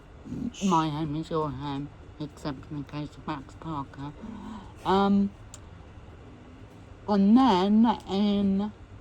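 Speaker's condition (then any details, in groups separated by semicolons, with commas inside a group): MND; voice may be difficult to understand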